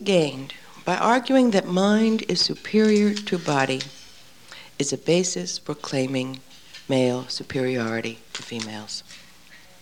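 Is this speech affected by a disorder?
No.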